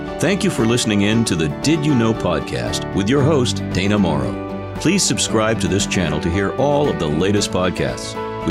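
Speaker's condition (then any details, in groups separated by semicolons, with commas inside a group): No condition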